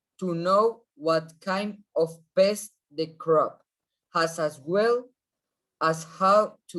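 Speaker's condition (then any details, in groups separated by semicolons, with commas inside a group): No condition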